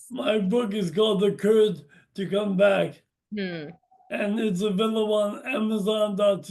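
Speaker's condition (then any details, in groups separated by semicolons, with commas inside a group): Brain injury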